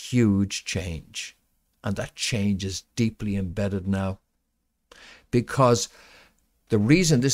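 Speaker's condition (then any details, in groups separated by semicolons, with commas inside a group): No condition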